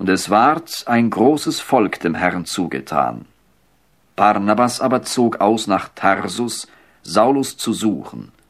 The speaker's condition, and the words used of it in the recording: No condition.